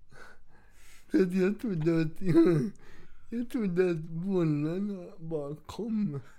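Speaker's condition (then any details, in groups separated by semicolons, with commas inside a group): Cerebral palsy; wheelchair user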